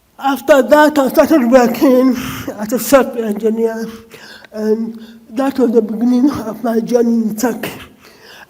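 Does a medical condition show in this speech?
Yes: cerebral palsy; diagnosed by brain scan.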